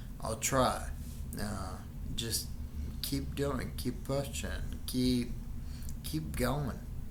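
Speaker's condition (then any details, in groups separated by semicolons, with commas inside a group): Friedreich's ataxia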